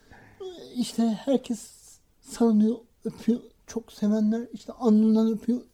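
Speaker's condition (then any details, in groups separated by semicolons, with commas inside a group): Cerebral palsy; hand tremor, unable to write by hand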